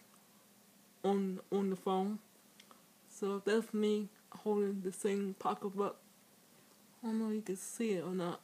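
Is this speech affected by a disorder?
Yes: speech impairment.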